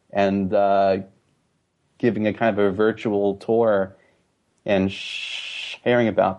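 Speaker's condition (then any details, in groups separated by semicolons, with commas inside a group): Stuttering; formerly on receiving end of stuttering support groups, NSA local chapters; talks more freely about and advertises stuttering, less ashamed since joining Stutter Social hangouts; prolonged sounds, blocks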